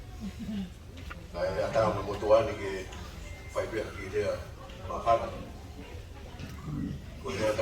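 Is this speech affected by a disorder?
No.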